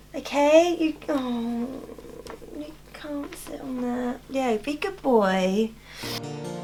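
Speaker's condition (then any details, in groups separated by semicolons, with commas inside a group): No condition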